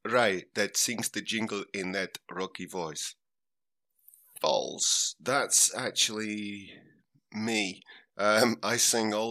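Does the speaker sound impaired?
No.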